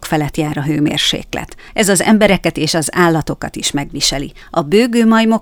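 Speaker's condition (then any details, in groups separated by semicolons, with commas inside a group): No condition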